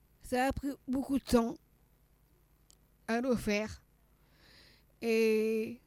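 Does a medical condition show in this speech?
Yes: Down syndrome (trisomy 21); childhood speech therapy to tone tongue, swallowing problems, slowness.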